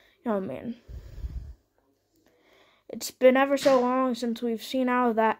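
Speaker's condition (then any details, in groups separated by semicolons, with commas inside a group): No condition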